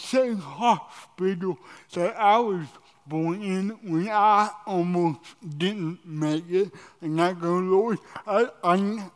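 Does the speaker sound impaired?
Yes: cerebral palsy; cerebral palsy from birth at St. Edward's (now Mercy Hospital).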